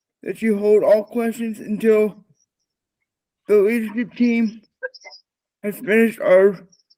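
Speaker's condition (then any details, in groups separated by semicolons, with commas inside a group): Cerebral palsy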